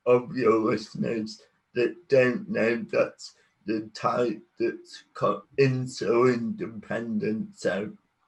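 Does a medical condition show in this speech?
Yes: cerebral palsy.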